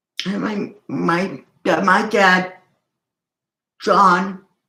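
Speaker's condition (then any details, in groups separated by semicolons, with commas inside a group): Cerebral palsy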